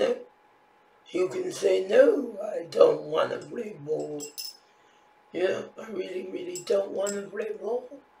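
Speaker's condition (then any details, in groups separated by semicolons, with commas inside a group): Facial palsy; can barely hear own speech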